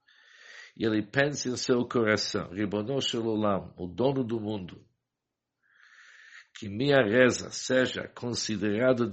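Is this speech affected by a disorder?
No.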